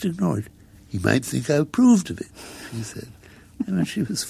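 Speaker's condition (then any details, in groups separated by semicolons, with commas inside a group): Muscular dystrophy; progressive, wheelchair user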